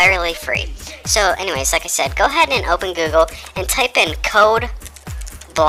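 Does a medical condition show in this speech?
No.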